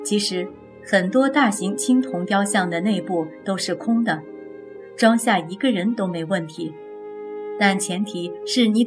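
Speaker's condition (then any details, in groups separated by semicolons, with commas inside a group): No condition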